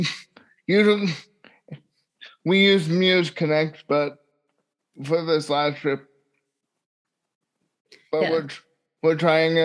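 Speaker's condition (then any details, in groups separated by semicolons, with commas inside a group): Cerebral palsy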